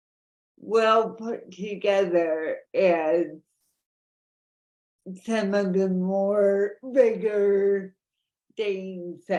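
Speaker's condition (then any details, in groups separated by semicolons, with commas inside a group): Cerebral palsy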